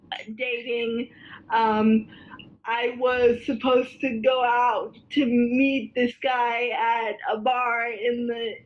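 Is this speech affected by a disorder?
Yes: cerebral palsy, spastic quadriplegia.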